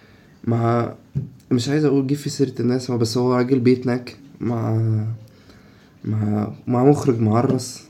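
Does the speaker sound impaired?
No.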